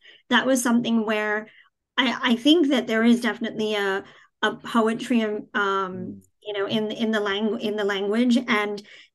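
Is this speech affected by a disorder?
Yes: cleft palate, cleft palate without cleft lip; childhood articulation problems, hard to understand, years with speech pathologist, speaking Hindi discouraged by early doctors, therapists.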